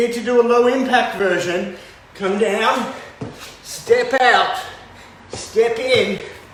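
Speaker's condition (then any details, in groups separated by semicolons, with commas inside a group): No condition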